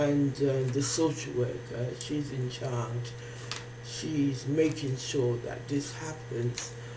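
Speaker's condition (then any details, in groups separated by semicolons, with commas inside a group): Facial palsy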